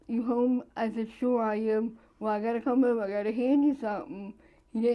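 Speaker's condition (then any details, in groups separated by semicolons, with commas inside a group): Cerebral palsy; present from birth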